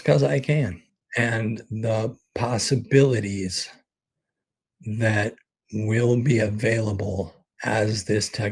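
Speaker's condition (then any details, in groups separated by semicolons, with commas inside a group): ALS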